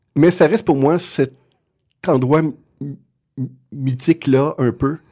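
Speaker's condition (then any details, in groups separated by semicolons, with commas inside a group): Stuttering; lifelong stuttering, genetic component; often cannot get words out, a wall to get through each time speaking; repeated sounds, blocks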